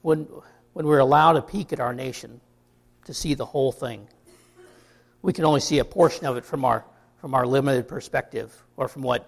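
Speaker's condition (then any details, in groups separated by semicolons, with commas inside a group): No condition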